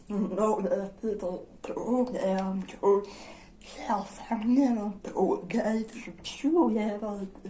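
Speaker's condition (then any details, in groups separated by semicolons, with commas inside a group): Dystonia; generalized dystonia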